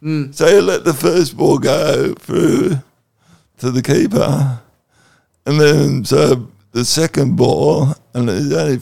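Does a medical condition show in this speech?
Yes: cerebral palsy.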